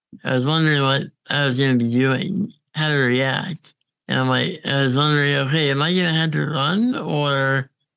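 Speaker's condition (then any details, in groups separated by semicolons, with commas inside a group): Congenital muscular dystrophy; on a ventilator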